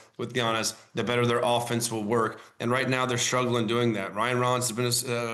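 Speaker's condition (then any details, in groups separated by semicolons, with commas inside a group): No condition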